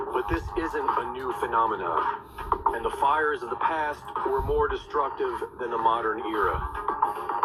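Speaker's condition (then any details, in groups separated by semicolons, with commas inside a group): No condition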